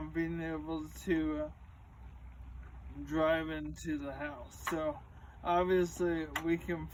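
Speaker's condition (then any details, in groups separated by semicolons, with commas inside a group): ALS; starting to lose voice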